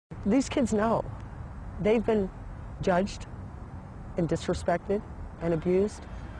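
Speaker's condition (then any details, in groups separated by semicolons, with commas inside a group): No condition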